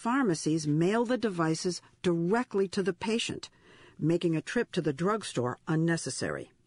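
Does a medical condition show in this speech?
No.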